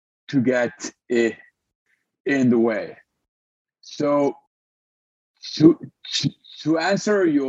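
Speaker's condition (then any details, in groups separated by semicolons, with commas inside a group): Stutter; stutter since birth, born and raised in Lebanon, breathing technique controls stutter to some extent, joined Toastmasters; stutters during this recording; stutter impedes speaking, long avoided speaking, breathing technique partly effective; repeated sounds, blocks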